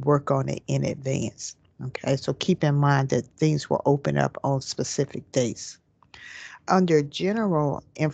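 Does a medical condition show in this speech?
No.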